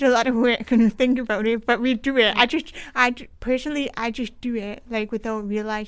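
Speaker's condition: Deaf with cochlear implant, congenital; deaf since birth; struggles to hear everyone in group work

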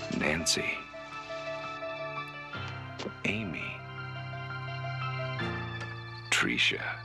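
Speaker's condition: No condition

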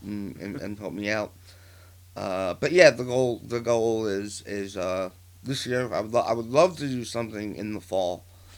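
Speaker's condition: Partial glossectomy for tongue cancer, partial, 40% of right tongue; tracheotomy

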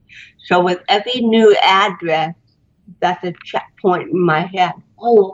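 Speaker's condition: Cerebral palsy; botox

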